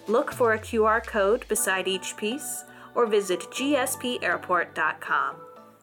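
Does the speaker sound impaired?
No.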